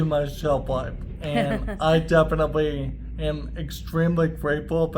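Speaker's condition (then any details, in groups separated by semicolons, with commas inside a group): ALS; left leg affected, voice affected; diagnosed three years ago, symptoms 3 years 4 months, alternative treatment; voice affected, worse under stress, chronic cough, improved with treatment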